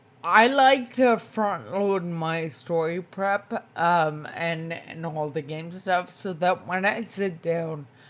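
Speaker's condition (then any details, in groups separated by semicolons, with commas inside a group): Spinocerebellar ataxia type 2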